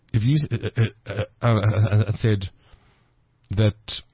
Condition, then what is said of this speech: Stuttering. Okay, so in other words, the more relaxed you are, the less you will stutter.